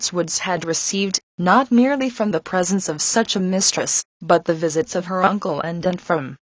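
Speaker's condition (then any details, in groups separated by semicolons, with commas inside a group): No condition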